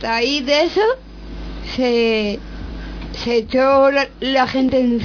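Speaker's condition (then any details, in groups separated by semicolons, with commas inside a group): Down syndrome; radio program of Fundación Síndrome de Down de Madrid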